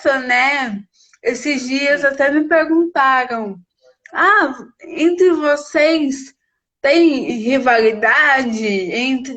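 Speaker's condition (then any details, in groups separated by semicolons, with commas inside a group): Cerebral palsy; from birth, premature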